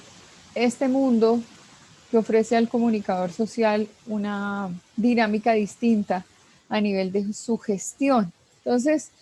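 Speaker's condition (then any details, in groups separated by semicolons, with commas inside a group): No condition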